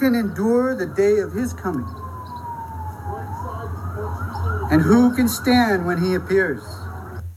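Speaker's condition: No condition

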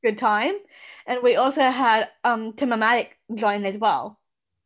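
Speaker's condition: Down syndrome; parents told would never speak, now speaks publicly, spoke at UN

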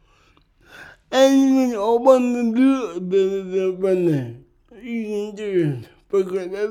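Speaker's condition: Cerebral palsy; speech can be hard sometimes

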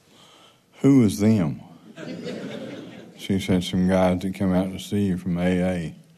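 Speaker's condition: Parkinson's

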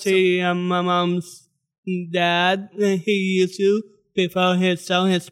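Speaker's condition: Down syndrome

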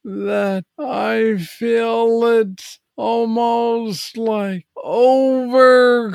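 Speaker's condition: Parkinson's disease, young onset; Parkinson's disease diagnosed at age 35, earlier knee surgery with physical therapy; clear on good days, slurred words when off, intelligibility varies between episodes

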